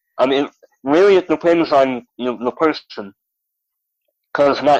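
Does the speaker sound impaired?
Yes: cleft lip and palate; rare congenital defect like Rudy Garcia's, malformed legs, double amputee, over 20 operations by age 6.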